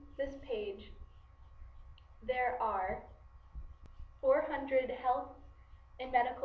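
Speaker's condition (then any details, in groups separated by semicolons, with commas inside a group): No condition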